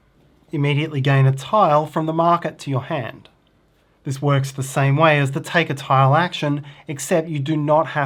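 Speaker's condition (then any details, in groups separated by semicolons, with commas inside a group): No condition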